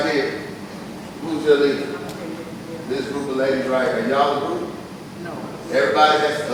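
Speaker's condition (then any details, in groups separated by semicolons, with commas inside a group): No condition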